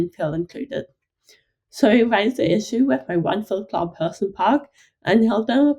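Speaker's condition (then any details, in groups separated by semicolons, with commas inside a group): Ataxic cerebral palsy; caused by brain tumour surgery at 18 months, balance, coordination affected; after childhood brain tumour surgery; affected, speech therapy in early childhood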